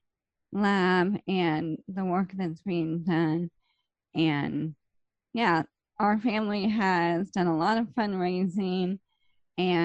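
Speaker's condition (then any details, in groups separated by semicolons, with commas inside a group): ALS; slow progressing form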